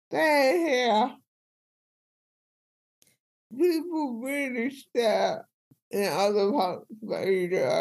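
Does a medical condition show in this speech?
Yes: cerebral palsy.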